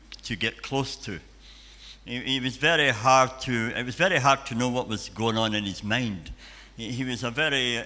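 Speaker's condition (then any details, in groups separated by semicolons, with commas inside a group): Cleft palate and cleft lip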